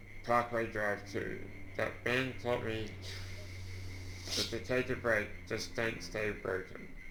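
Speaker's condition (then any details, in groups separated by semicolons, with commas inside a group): Duchenne muscular dystrophy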